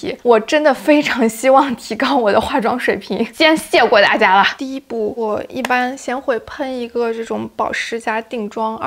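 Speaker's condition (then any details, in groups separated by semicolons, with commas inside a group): No condition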